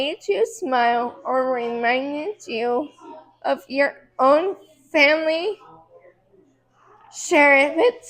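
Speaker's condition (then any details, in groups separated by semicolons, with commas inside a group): Cerebral palsy; affects muscles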